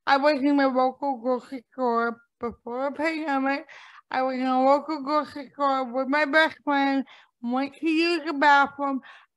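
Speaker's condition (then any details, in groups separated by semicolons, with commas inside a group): Cerebral palsy; since birth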